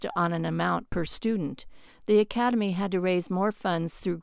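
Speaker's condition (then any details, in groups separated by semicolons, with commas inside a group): No condition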